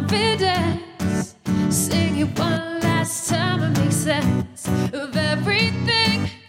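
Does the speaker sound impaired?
No.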